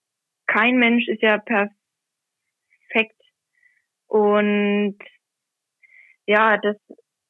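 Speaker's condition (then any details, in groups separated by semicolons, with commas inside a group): Stuttering; covert stuttering, first consciously noticed around age 10, hidden until age 21; reading aloud not stutter-free, anticipates hard words, formerly hid stutter with filler words and word swapping; blocks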